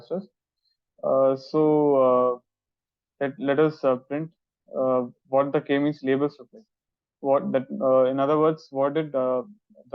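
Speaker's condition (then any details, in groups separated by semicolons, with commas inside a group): No condition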